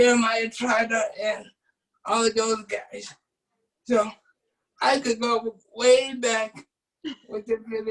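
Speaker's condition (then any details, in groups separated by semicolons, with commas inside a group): Cerebral palsy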